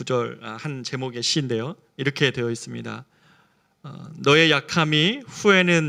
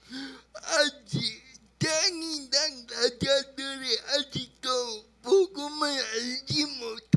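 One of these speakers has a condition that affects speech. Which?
The second: brain lesion disability grade 1, severe; slurred, unclear pronunciation.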